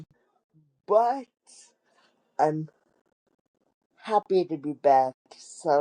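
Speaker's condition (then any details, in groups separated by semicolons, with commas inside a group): Cerebral palsy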